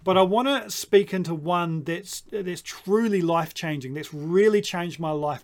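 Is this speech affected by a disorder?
No.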